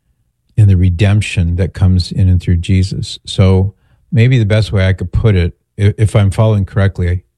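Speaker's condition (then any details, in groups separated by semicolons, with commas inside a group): No condition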